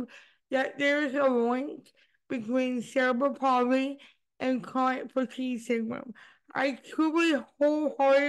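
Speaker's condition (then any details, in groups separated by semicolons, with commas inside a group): Cerebral palsy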